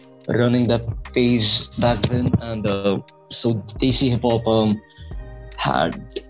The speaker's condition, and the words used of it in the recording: Stuttering. He is the person who just spits bars in that particular unique tone, and then he murders that particular verse and he stammers.